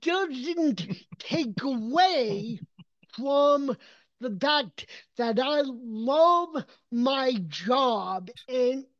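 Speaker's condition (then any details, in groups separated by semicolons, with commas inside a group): Cerebral palsy, mild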